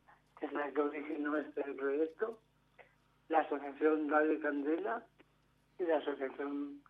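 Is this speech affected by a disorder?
Yes: amyotrophic lateral sclerosis; amyotrophic lateral sclerosis diagnosed about 2 years ago, progressive, neurodegenerative, no treatment, took part in trial; walks well, gradually feeling more impaired.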